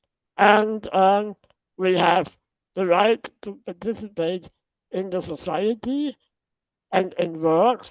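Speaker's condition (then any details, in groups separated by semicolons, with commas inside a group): Spinal muscular atrophy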